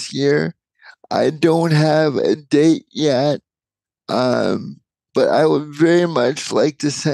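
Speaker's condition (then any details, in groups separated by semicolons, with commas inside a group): Cerebral palsy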